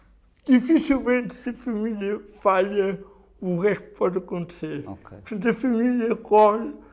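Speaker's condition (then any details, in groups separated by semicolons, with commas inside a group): Cerebral palsy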